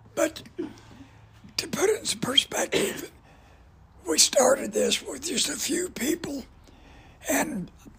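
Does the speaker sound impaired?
Yes: voice damage from cancer; raspy voice, voice box destroyed by cancer.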